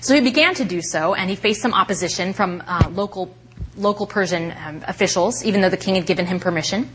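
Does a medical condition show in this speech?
No.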